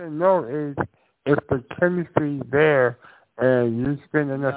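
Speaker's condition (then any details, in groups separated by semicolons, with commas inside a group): Muscular dystrophy with tracheostomy; born with muscular dystrophy, wheelchair user since age 12; age 44, weighs 55 pounds, calling in by phone; voice distorted by tracheostomy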